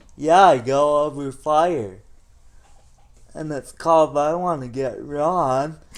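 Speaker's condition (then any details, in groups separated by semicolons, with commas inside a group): Cerebral palsy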